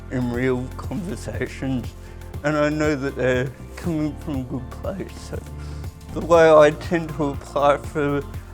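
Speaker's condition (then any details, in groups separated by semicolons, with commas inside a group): Cerebral palsy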